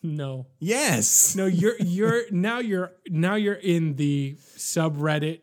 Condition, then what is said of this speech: None; typical speech.